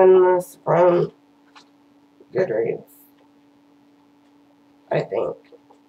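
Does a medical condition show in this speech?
Yes: cerebral palsy.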